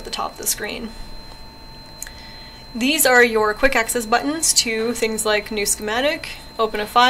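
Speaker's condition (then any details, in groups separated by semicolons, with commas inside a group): No condition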